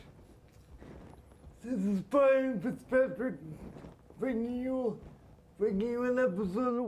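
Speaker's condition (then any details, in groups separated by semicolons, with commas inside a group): Spastic quadriplegia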